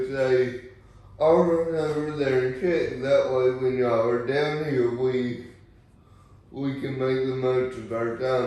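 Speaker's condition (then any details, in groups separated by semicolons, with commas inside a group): Cerebral palsy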